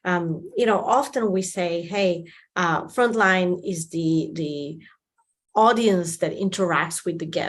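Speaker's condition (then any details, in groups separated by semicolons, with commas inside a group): No condition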